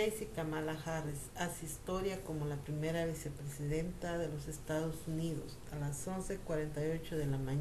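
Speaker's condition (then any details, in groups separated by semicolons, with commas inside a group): No condition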